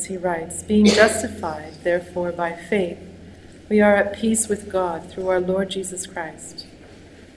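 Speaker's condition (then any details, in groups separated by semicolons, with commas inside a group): No condition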